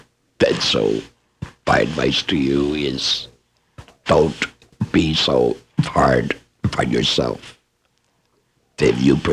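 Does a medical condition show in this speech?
Yes: laryngectomy, oesophageal; different pitch, low volume, exaggerated lip movements.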